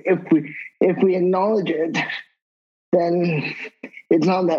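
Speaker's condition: Cerebral palsy; wheelchair user

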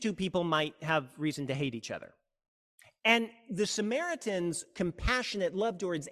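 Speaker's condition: No condition

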